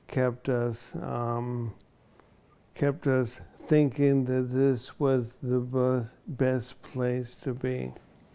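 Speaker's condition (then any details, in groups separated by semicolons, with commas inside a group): ALS; onset in one foot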